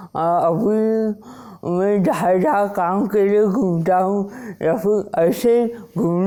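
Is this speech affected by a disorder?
Yes: Wilson's disease; onset at age 16.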